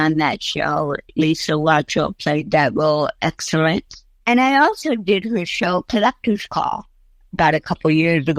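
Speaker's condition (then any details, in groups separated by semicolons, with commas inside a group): Cerebral palsy; since early childhood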